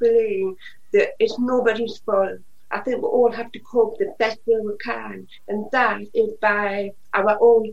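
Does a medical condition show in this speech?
Yes: Usher syndrome (deafblindness), profoundly deaf since birth; genetic, progressive, profoundly deaf from birth, tunnel vision noticed at age 9, cochlear implants after 30 years; 5% vision in both eyes, uses cane, hears via cochlear implants, sometimes removes them.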